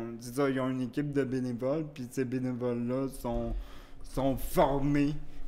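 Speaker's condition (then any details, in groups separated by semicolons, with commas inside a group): Cerebral palsy; wheelchair use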